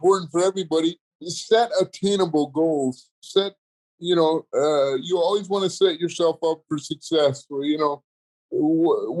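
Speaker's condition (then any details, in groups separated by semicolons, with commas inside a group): Cerebral palsy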